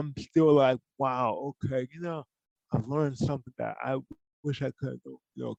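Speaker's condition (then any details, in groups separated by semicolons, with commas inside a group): Cerebral palsy; from birth, poor hand use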